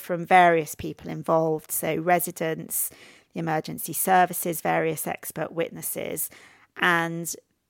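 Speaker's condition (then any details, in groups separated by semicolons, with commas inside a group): No condition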